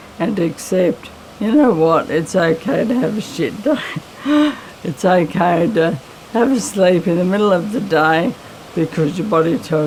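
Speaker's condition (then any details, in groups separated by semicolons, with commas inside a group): MND; limb onset, legs and arms; voice slightly raspy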